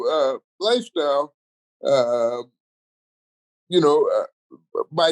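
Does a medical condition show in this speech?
Yes: cerebral palsy.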